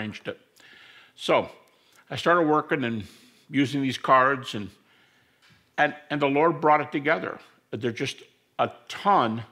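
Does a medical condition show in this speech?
No.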